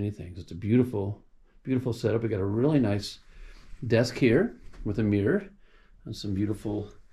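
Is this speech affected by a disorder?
No.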